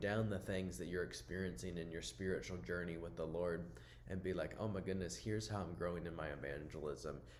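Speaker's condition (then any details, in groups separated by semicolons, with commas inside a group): No condition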